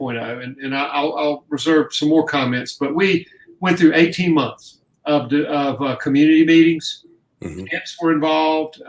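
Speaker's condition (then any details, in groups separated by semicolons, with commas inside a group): No condition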